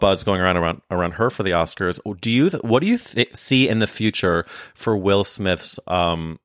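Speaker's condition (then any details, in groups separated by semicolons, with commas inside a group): No condition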